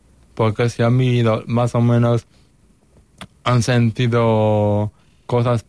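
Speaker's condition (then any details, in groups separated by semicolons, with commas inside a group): Cerebral palsy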